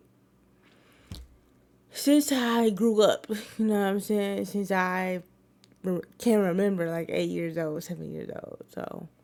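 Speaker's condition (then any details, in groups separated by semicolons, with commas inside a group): Cerebral palsy; wheelchair user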